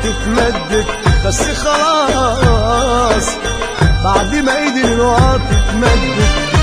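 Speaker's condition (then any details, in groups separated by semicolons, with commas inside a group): No condition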